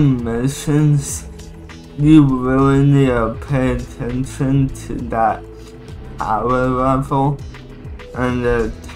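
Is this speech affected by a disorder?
Yes: cerebral palsy.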